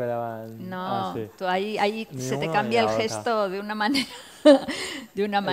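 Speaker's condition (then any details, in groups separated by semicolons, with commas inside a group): No condition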